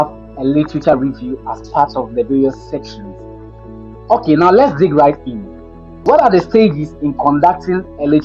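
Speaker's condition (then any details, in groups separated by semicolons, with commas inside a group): No condition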